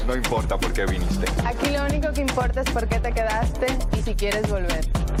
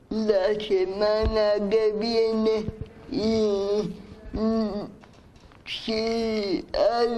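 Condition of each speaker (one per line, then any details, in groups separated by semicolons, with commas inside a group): No condition
Cerebral palsy; speaks with difficulty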